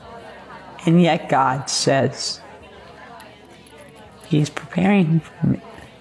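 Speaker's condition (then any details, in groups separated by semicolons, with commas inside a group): ALS; lost ability to walk, move hands and legs; about 3 years of ALS, continual loss of physical abilities, body wasting; ability to breathe taken by ALS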